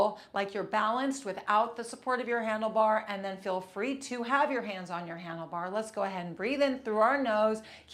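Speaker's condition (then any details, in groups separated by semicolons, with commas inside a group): No condition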